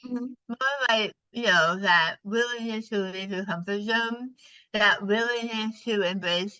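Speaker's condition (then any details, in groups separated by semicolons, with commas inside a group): Partial glossectomy for tongue cancer; over half of tongue removed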